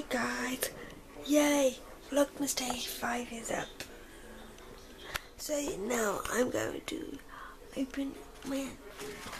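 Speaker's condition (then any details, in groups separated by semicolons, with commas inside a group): Cerebral palsy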